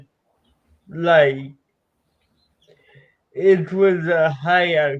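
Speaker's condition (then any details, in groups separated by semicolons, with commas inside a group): Cerebral palsy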